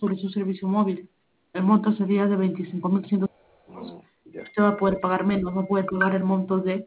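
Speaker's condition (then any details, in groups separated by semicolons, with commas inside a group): No condition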